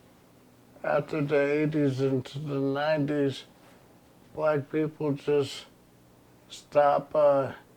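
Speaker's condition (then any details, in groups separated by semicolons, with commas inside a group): ALS; progressive terminal illness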